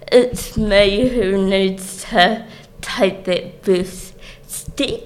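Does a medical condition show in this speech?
Yes: cerebral palsy; speech obviously affected.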